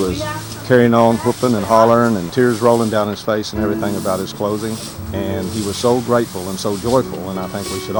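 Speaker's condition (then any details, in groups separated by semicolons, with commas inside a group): No condition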